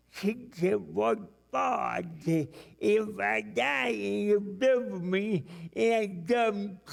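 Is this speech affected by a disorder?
Yes: cerebral palsy.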